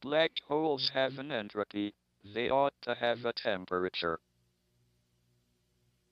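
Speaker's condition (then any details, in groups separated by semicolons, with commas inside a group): ALS, speech-generating device; no cure or therapy offered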